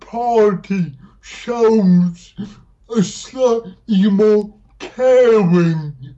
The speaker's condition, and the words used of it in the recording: Dysarthria. Yeah, no, it just sounds like, you know, I having talked to you for the last few minutes now, you're very easy to understand.